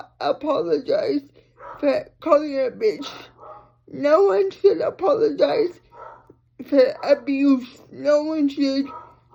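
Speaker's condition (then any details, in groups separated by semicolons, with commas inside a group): Cerebral palsy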